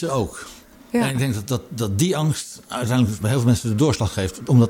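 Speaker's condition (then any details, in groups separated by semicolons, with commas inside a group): Parkinson's disease; speaks with difficulty, audibly so now, harder than before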